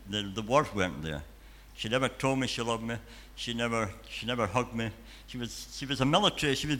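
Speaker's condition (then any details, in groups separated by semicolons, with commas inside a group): Cleft palate and cleft lip; congenital cleft palate and cleft lip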